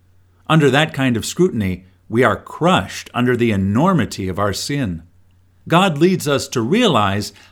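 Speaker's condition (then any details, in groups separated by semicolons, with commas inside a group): No condition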